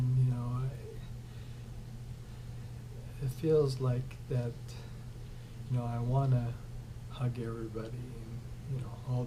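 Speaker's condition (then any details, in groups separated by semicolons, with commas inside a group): ALS; arms, neck and throat affected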